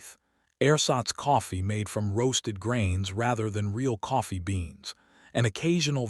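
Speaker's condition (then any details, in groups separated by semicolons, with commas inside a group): No condition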